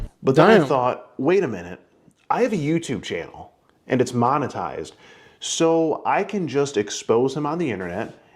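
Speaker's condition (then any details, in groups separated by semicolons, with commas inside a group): No condition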